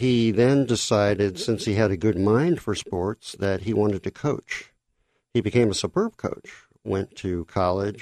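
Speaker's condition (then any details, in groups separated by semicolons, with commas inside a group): Cleft lip and palate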